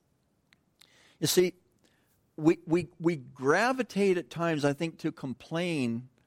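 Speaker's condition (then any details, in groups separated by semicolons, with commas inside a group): No condition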